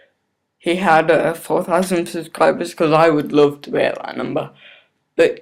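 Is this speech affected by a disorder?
Yes: cerebral palsy; not fully independent.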